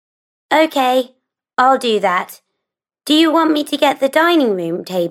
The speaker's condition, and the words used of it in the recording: None; typical speech.